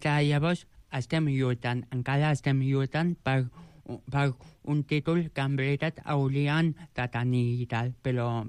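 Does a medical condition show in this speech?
Yes: Joubert syndrome; present from birth; age 29.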